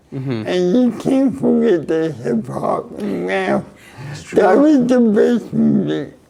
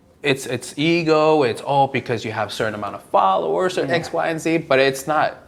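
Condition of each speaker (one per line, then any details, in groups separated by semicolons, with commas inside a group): Cerebral palsy; neck surgery went badly
No condition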